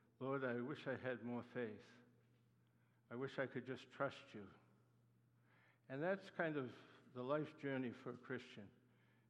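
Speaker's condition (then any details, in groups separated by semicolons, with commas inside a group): Parkinson's disease; neuropathy attacks nerves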